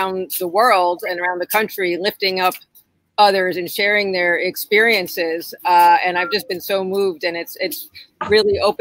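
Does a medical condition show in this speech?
No.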